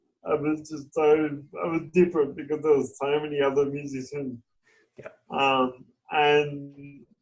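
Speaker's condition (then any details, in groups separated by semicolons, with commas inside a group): Cerebral palsy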